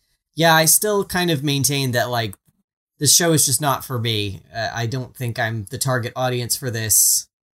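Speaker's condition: No condition

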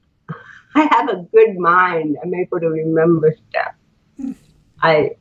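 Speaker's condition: Cerebral palsy; botox

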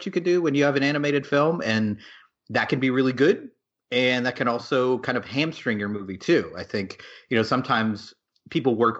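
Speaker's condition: No condition

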